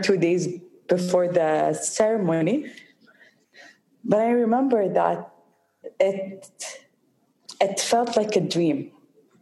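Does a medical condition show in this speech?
Yes: stutter; stutter since childhood, younger brother also stuttered; reports control over stutter; stutters more in Arabic mother tongue than English, stuttered less after openly disclosing; here repeated words, prolonged sounds.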